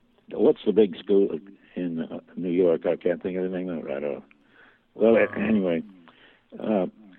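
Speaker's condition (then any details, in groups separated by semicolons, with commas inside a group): Parkinson's; slowly progressive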